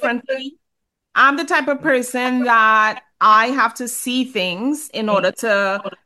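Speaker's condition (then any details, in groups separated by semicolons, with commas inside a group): No condition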